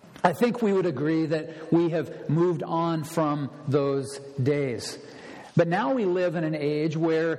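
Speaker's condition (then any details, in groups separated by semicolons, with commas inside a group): No condition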